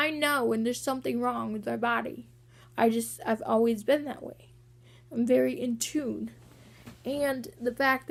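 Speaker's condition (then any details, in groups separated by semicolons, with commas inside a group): Cerebral palsy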